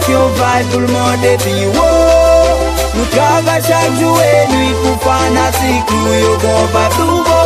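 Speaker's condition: No condition

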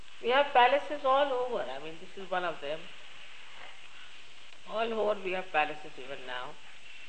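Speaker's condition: No condition

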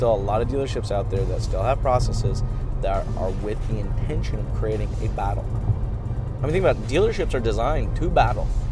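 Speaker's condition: No condition

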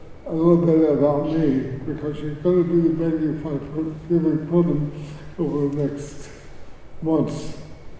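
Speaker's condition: Cerebral palsy; speech

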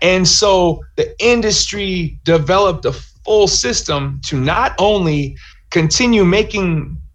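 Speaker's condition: No condition

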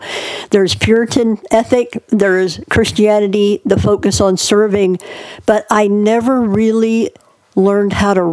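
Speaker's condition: Cleft palate; born two months premature

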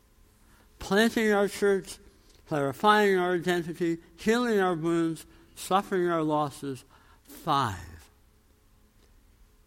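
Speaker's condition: Tongue cancer, jaw reconstruction, osteonecrosis of jaw after radiation; radiation-treated tongue cancer, jaw transplant in Miami, mandible bone graft, titanium implants

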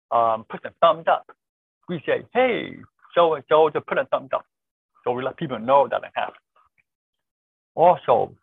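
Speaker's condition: Deafness, born deaf, cochlear implant

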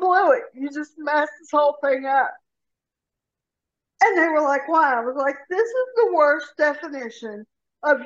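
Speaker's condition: Cerebral palsy; severe rotator cuff tear

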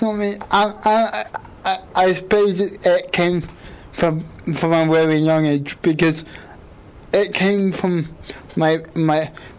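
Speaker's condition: Quadriplegic cerebral palsy; age 28

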